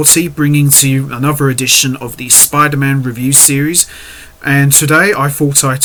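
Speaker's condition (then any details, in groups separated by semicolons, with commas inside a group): No condition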